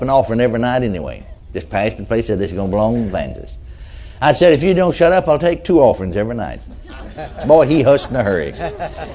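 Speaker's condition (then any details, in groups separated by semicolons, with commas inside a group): No condition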